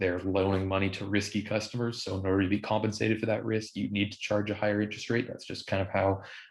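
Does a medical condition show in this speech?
No.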